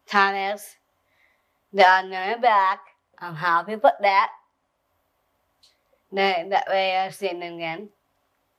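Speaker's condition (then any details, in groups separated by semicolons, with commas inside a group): Stroke; prior stroke; currently getting help with speech; did not talk right after stroke, hard to understand, halting with fillers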